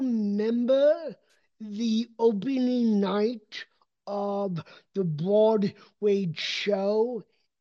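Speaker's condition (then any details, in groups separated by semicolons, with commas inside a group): Cerebral palsy; sometimes assumed drunk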